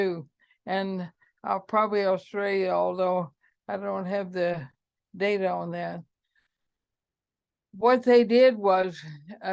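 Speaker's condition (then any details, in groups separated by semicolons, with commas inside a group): ALS; cannot walk, advanced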